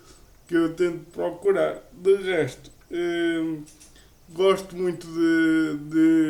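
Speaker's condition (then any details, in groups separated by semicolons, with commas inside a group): Cerebral palsy; uses a wheelchair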